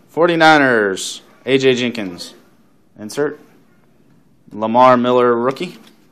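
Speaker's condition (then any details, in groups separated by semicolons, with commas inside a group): No condition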